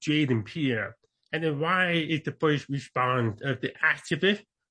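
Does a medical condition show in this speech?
Yes: born deaf; deaf accent, tries to speak as clearly as possible.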